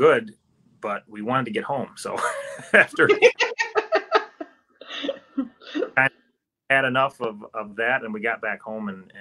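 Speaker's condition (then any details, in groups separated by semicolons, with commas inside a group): No condition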